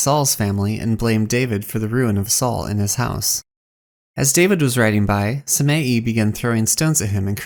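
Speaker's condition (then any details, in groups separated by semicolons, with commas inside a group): No condition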